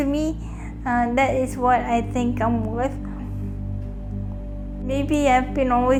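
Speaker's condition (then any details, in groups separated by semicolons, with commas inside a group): Cerebral palsy; years without physical therapy, now somatic movement work, improving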